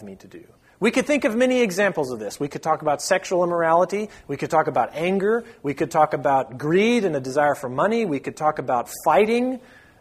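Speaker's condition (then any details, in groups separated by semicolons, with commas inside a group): No condition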